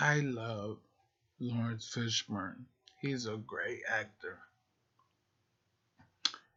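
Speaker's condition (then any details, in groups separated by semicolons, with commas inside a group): Multiple sclerosis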